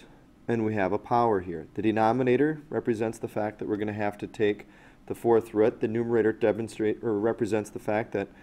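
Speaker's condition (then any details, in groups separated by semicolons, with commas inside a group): No condition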